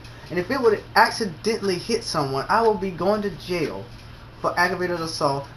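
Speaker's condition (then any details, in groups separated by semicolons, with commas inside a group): No condition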